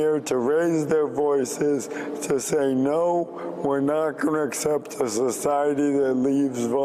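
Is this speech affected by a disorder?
Yes: ALS.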